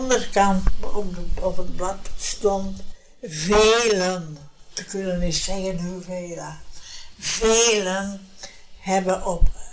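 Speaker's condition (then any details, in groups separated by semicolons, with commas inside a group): Brain hemorrhage; difficulty speaking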